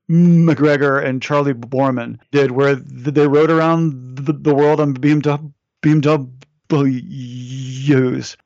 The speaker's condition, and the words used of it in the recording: Stuttering. There are times through focus and all that I can quiet it down, but it's a constant struggle.